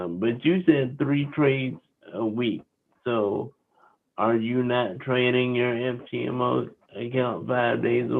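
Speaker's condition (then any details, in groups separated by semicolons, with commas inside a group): Cerebral palsy; wheelchair user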